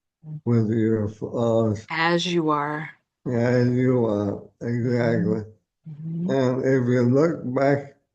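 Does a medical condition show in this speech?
Yes: ALS.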